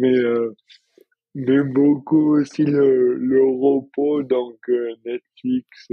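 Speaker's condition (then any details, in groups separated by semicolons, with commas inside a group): Dystonia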